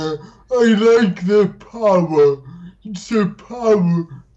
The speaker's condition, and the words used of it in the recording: Dysarthria. Your accent is super awesome, except I'm not getting that.